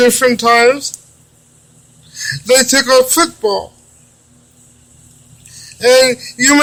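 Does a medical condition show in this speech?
Yes: cerebral palsy; limited use of the hands.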